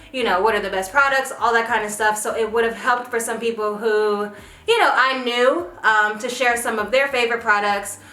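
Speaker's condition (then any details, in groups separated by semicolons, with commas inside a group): No condition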